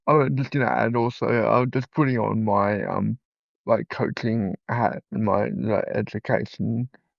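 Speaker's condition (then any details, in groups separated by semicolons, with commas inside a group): Cerebral palsy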